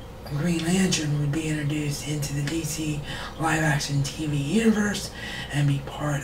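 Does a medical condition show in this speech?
Yes: cerebral palsy; wheelchair bound.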